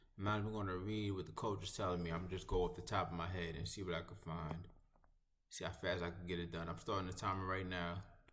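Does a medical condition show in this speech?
No.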